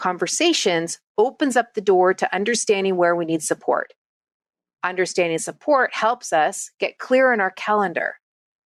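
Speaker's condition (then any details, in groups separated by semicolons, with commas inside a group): No condition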